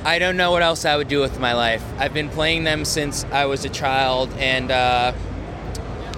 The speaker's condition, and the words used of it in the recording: No condition.